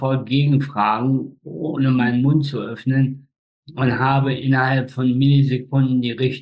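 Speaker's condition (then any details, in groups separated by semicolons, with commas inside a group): Spastic tetraparesis; slightly hoarse from many speeches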